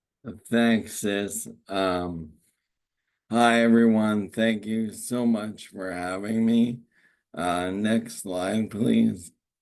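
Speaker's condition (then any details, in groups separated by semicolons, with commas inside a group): ALS; normal a year ago, no longer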